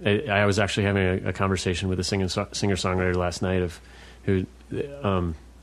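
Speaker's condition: No condition

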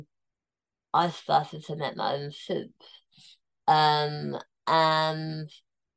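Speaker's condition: Tongue cancer, near-total glossectomy; stage 4 tongue cancer

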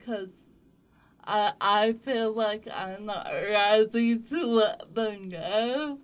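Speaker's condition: Cerebral palsy; hikes

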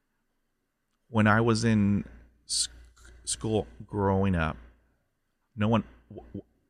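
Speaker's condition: Stuttering; stutter since childhood, 20 years speech therapy first on fluency, hypnosis, military hypnotherapist on mental health; repeated sounds, prolonged sounds

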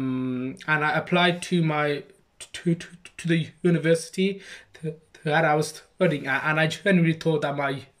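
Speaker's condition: Stammer; stammer since childhood, spoke little when young to hide it; age 26, ongoing stammer; struggles to say own name, slow to get out, less stammering with put-on Birmingham accent or exaggerated speech; blocks

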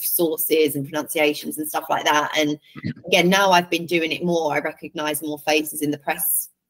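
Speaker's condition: No condition

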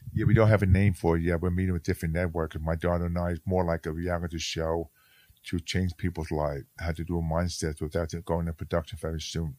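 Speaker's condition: Hearing loss; severe speech impediment as a child

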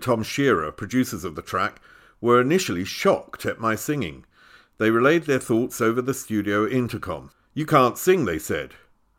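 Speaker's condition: No condition

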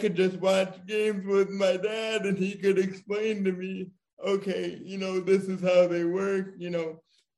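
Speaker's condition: Cerebral palsy; diagnosed as firstborn child, went to therapy

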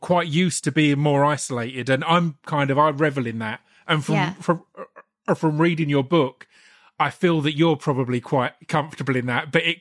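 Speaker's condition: Stammer; comes and goes; stuttering a lot, more intense than usual; frequent stuttering, breaks may sound like phone glitching; repeated sounds, prolonged sounds

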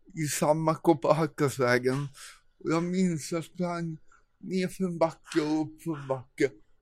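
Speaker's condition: Cerebral palsy; worse in cold

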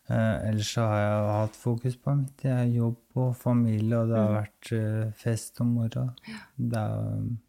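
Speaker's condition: ALS; uses breathing help, good and bad days, clenching and teeth grinding on bad days

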